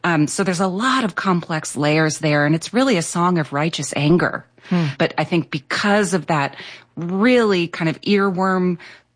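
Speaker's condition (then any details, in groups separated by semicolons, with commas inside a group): No condition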